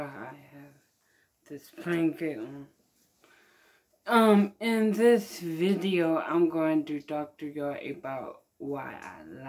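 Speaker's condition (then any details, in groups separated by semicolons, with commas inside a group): Mild cerebral palsy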